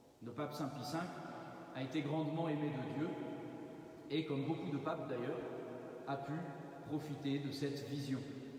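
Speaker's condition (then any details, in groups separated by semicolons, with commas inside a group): No condition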